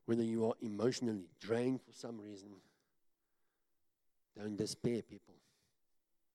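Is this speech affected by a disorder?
Yes: cleft palate; congenital, numerous operations, upper jaw broken and pulled apart, tongue grown into palate, 1990s; talks funny, self-described.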